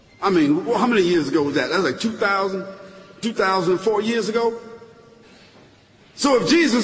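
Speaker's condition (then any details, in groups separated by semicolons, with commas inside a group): No condition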